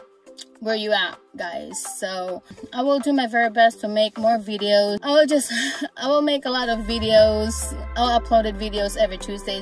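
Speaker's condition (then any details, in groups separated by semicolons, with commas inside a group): No condition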